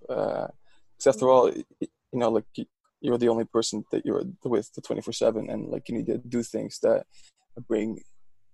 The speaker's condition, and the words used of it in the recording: Stuttering. It's my stuttering like rubbing off on you.